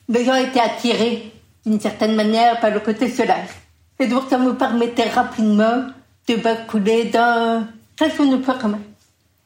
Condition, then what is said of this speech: Deafness. C'est une voix que moi-même je ne connais pas, que je n'ai jamais entendue.